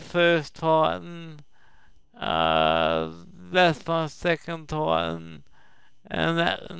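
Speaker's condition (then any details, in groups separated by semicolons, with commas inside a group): Cerebral palsy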